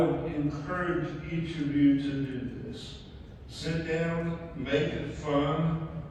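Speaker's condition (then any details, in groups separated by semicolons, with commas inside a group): ALS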